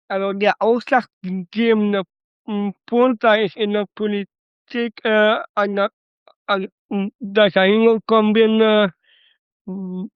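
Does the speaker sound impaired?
Yes: Down syndrome; trisomy 21, congenital, suspected on ultrasound two days before birth, born by caesarean at St. Vinzenz Krankenhaus Datteln; age 26, some limitations, lives well with it, attended early intervention (Frühförderstelle).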